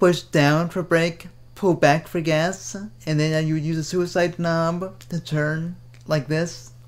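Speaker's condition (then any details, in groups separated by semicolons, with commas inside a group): Cerebral palsy; speaks fast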